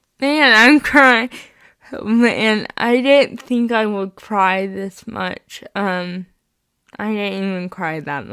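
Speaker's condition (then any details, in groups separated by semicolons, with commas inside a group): Spastic cerebral palsy, mixed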